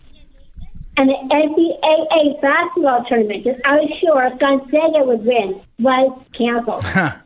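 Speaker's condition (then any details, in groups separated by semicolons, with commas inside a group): Down syndrome; speaks across country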